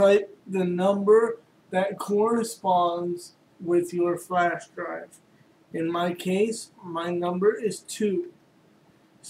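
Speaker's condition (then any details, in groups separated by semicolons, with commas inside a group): Cerebral palsy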